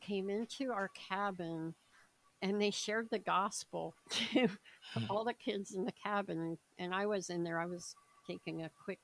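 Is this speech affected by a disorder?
Yes: cleft palate, severe.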